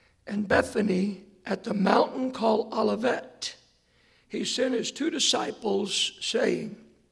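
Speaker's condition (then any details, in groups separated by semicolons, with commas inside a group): Hoarseness after vocal cord surgery; hoarse voice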